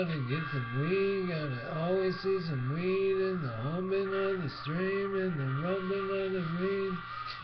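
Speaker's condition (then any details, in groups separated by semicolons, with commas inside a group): Brain injury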